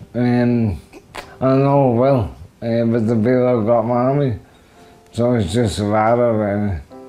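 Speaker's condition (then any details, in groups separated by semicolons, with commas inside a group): Motor neurone disease; upper body onset: arms, shoulders, chest, then throat; about 4 years since diagnosis, some leg weakness; slurred speech, weak throat muscles, breathless easily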